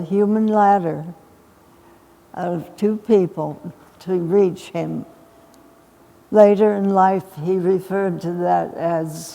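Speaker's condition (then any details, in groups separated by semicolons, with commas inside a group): Essential tremor; more than half of life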